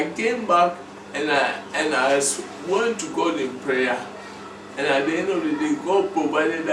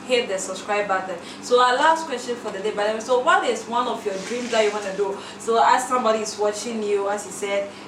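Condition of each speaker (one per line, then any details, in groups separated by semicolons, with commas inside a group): Cerebral palsy; underdeveloped brain movement and speech areas, affects movement
No condition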